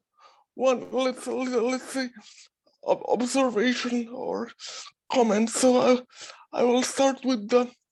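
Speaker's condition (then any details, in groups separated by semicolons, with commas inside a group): Cerebral palsy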